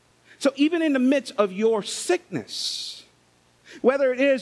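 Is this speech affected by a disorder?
No.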